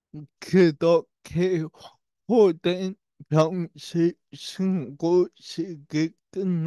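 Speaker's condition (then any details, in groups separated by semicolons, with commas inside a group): Brain lesion disability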